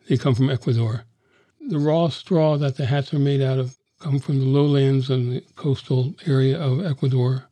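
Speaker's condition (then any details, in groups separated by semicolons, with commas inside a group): Parkinson's disease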